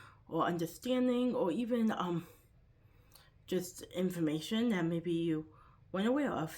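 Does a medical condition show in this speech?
Yes: cerebral palsy, quadriplegic.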